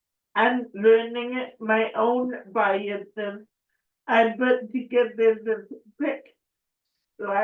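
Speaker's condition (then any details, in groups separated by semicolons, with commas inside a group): Cerebral palsy; affects speech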